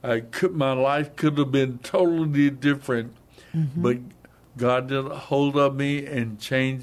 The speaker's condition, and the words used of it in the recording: Stroke. They're wondering why that guy talks so funny.